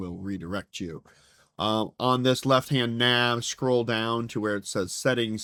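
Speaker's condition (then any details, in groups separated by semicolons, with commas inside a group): No condition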